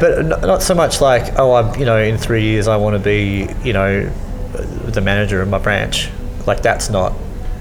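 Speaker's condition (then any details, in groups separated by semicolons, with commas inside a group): Cleft lip and palate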